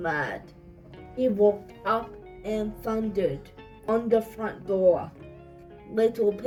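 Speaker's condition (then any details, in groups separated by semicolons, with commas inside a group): Cerebral palsy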